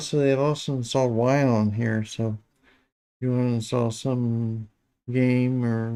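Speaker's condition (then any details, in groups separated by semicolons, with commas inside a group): Parkinson's disease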